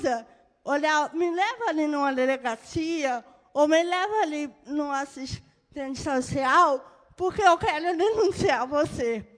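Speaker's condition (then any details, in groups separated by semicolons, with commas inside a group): Cerebral palsy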